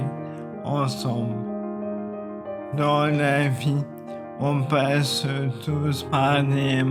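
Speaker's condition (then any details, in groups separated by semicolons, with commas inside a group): ALS (maladie de Charcot)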